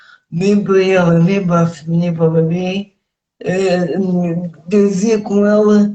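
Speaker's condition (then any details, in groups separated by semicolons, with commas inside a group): Cerebral palsy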